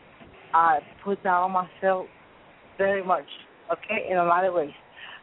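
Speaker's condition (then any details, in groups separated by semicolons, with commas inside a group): Cerebral palsy; cerebral palsy present from birth, about 50 years since onset, lifelong learning problems; past challenges speaking up, voice improved over last year, spanish speaker with limited english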